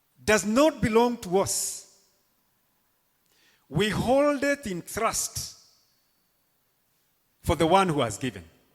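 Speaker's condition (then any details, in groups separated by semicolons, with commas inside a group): No condition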